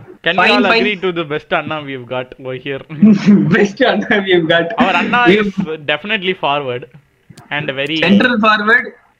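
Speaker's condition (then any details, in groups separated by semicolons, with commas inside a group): No condition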